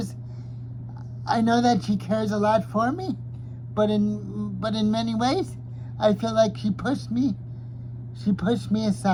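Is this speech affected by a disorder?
Yes: cerebral palsy.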